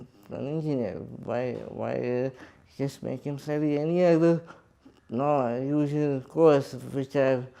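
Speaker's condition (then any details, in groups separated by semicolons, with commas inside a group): Cerebral palsy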